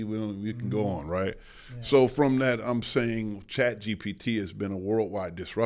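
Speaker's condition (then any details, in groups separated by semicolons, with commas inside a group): No condition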